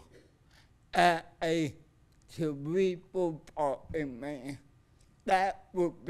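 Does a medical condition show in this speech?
Yes: cerebral palsy.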